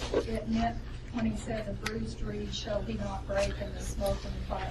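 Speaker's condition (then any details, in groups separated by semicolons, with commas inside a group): No condition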